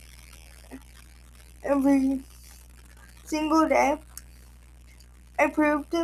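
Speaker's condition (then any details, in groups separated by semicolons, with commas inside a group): Cerebral palsy, spastic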